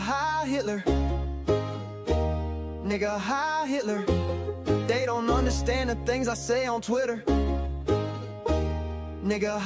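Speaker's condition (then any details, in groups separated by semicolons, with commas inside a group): No condition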